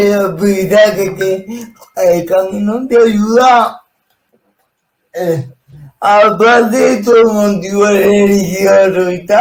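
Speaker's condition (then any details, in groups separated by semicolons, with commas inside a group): Cerebral palsy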